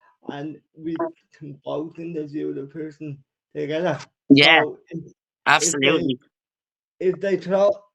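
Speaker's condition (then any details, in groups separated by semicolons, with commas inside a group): Cerebral palsy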